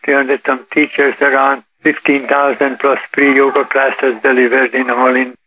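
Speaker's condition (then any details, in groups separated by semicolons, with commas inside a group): Parkinson's disease; now 84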